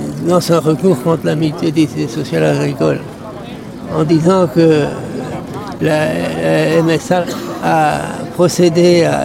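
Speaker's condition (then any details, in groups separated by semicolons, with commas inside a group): Parkinson's disease; age 73, attributed to occupational pesticide exposure at agricultural cooperative via skin and inhaled gases, recognized occupational disease; bone weakening with loss of all teeth, pronounced curvature problems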